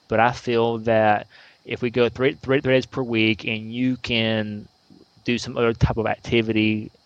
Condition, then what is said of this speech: Stuttering. And I don't particularly like telling them on the phone, although they may, they're probably going to hear some of it on the phone.